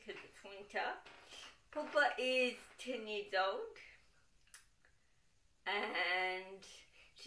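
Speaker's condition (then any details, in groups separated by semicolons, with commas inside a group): Cerebral palsy, dystonic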